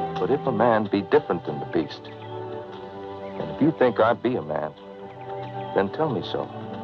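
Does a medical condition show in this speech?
No.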